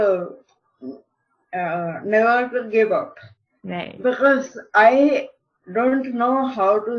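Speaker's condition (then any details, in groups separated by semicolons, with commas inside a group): Cerebral palsy; mild speech problem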